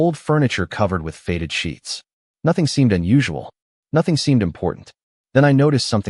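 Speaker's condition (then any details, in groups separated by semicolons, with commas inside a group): No condition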